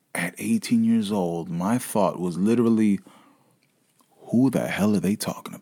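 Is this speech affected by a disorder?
No.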